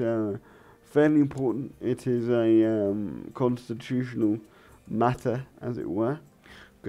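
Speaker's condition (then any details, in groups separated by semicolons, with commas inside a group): Cerebral palsy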